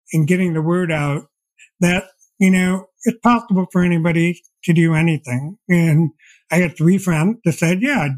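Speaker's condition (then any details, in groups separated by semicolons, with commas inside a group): Deafblindness; progressive, diagnosed at age 28, expects eventual total blindness; some vision remaining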